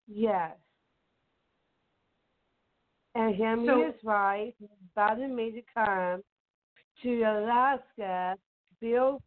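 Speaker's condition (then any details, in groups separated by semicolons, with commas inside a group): Down syndrome; from birth; young woman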